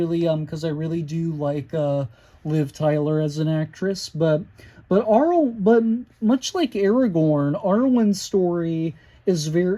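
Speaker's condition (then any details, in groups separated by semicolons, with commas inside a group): No condition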